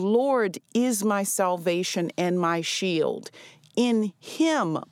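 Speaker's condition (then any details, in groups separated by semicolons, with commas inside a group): No condition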